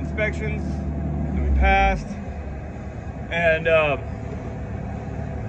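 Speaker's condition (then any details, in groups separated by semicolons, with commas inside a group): No condition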